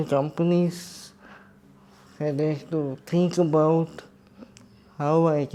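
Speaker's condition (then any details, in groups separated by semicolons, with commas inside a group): Cerebral palsy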